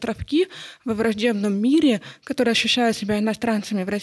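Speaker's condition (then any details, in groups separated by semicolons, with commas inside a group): Hard of hearing; not deaf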